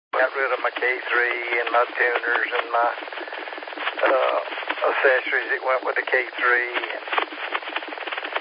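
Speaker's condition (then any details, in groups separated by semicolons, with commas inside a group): No condition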